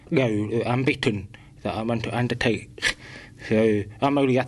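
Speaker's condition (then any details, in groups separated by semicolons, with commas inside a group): Profoundly deaf; congenital profound deafness, born profoundly deaf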